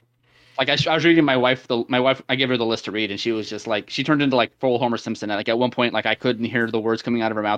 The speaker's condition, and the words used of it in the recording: No condition.